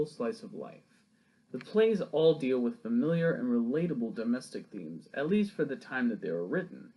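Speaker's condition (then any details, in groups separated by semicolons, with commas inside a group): No condition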